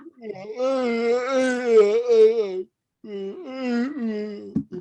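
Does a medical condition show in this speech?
Yes: cerebral palsy; struggles to communicate, hard to understand.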